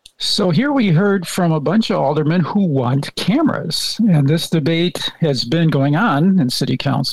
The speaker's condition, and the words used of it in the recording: No condition.